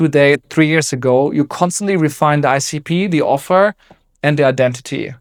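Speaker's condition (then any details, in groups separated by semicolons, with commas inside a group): No condition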